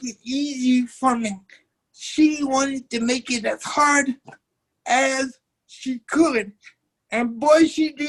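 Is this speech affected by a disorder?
Yes: cerebral palsy; uses wheelchair.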